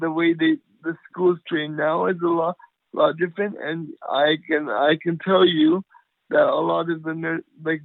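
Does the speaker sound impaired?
Yes: cerebral palsy; from birth, lifelong, power wheelchair, cannot walk, only left hand usable; uses voice very well, Siri voice texting on iPhone works with practice, sometimes misrecognized words.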